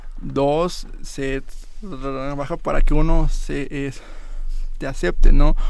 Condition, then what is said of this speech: Stuttering. Piensas muy bien y ya haces el uso de tu técnica para que sea más fácil la situación.